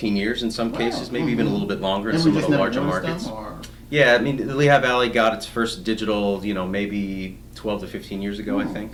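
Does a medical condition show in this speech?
No.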